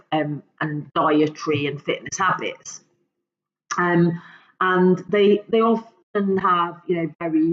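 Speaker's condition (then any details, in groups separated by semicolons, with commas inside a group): No condition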